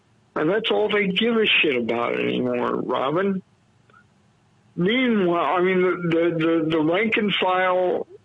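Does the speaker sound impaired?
Yes: cerebral palsy; diagnosed at three days old, low birth weight, breathing problems at birth, month in incubator.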